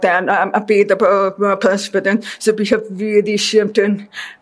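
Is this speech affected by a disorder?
Yes: deafness; deaf since childhood.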